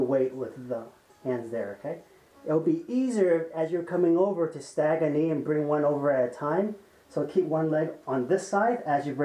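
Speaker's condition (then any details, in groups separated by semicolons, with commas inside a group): No condition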